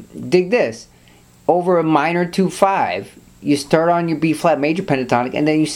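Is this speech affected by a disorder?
No.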